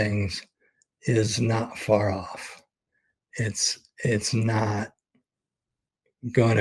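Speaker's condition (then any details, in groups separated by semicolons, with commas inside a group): ALS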